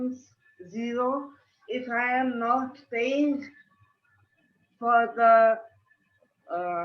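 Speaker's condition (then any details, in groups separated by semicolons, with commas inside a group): Cerebral palsy; permanent speech problem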